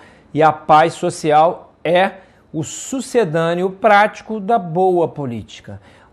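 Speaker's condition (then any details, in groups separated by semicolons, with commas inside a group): No condition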